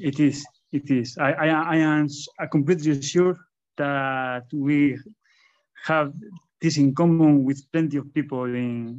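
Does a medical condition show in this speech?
Yes: stuttering; stutter in public speaking, attributed to lifelong shyness and introversion; stutters a lot when talking in public; here repeated sounds.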